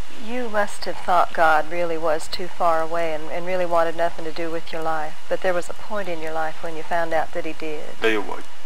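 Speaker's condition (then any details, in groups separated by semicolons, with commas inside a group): No condition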